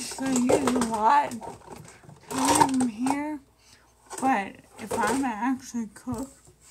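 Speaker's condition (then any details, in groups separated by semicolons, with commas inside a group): Brain injury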